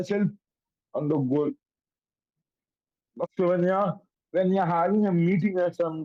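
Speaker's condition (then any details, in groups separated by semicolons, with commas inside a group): Cerebral palsy; affects coordination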